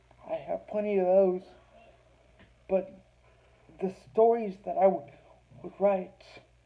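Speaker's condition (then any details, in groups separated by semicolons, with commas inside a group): Cerebral palsy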